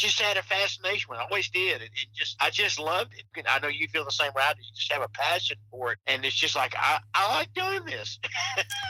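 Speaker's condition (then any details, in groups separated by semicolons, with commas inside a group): No condition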